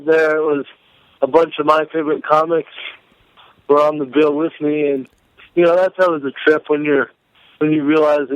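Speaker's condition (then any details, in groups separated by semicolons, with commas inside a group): Cerebral palsy; may sound drunk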